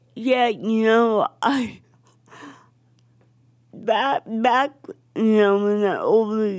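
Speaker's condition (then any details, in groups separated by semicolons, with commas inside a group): Cerebral palsy; affects speech, wheelchair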